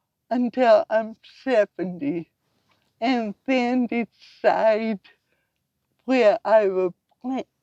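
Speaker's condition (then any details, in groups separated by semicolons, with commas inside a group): Cerebral palsy; from birth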